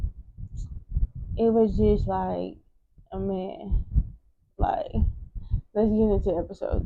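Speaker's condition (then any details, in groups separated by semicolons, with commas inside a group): Cerebral palsy; wheelchair user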